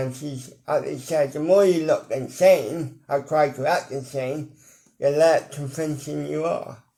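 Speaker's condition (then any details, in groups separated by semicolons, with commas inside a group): Cerebral palsy; mild, ataxic type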